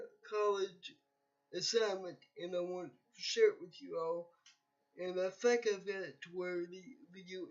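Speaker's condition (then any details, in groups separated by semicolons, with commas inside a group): Cerebral palsy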